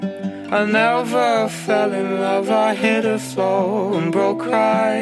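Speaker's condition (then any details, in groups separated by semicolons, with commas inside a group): No condition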